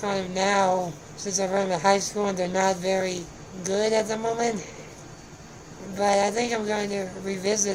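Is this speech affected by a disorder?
Yes: spinal muscular atrophy.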